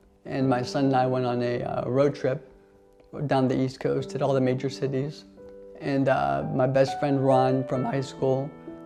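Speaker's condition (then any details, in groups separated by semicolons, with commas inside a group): ALS; massage and aquatic therapy; still has voice, voice loss expected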